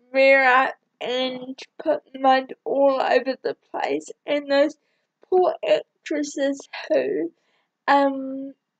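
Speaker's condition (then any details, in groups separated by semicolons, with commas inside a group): Cerebral palsy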